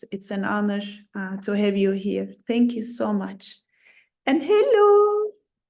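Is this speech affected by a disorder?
No.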